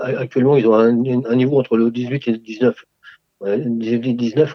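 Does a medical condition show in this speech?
Yes: Parkinson's disease; regular table tennis with able-bodied players, Ping Pong Parkinson championships for 4 years.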